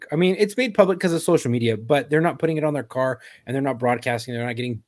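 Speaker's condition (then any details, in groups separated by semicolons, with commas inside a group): No condition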